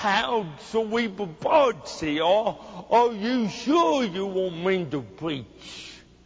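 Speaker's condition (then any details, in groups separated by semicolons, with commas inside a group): Cerebral palsy; still talks funny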